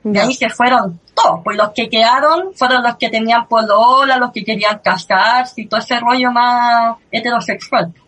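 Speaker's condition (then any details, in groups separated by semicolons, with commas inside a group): Cleft lip and palate; since early childhood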